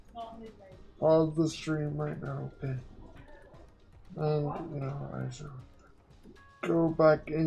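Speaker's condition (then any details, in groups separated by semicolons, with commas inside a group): Quadriplegic cerebral palsy; uses one hand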